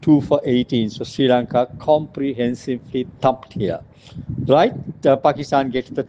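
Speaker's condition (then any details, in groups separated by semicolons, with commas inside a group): No condition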